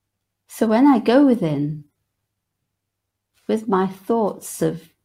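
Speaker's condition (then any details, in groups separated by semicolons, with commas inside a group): No condition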